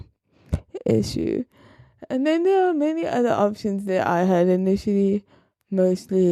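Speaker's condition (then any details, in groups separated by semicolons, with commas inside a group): Cerebral palsy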